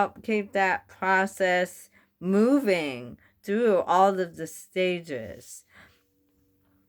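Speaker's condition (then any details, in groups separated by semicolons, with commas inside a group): Bulbar onset ALS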